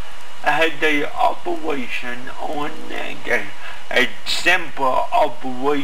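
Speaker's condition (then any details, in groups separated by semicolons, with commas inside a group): Cerebral palsy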